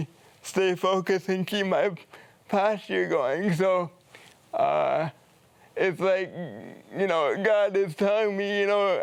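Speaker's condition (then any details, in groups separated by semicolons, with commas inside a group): Cerebral palsy; from birth, premature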